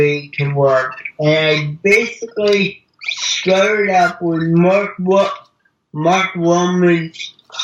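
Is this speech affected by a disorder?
Yes: cerebral palsy; mild speech impediment.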